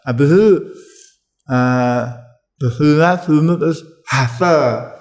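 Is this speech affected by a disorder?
Yes: tongue cancer.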